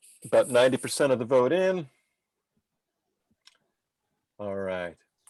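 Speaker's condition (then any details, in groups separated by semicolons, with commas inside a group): No condition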